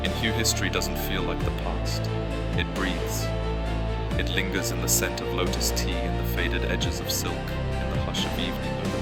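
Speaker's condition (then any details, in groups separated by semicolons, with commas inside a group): No condition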